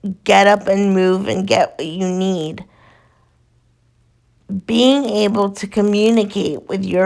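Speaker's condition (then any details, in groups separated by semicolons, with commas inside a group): Cerebral palsy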